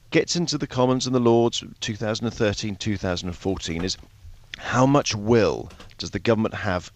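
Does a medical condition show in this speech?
No.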